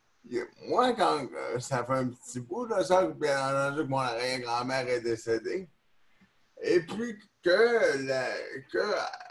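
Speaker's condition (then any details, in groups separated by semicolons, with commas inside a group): Neonatal cerebral palsy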